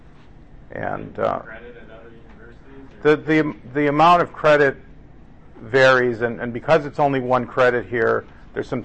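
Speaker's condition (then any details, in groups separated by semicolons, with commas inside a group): No condition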